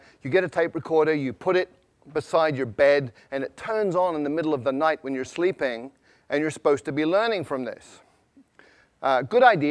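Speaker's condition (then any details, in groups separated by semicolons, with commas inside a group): No condition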